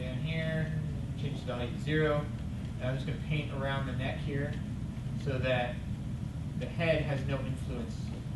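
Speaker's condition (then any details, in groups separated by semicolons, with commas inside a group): No condition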